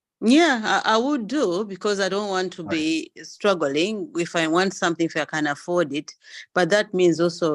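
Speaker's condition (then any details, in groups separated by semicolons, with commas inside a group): No condition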